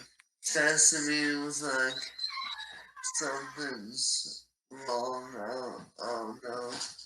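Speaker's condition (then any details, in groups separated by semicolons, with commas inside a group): ALS; very aggressive fast-progressing form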